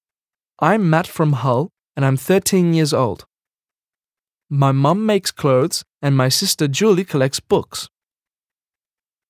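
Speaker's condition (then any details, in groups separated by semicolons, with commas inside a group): No condition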